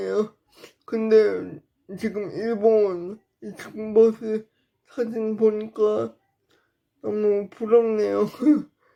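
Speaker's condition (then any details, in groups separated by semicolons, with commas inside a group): Brain lesion disability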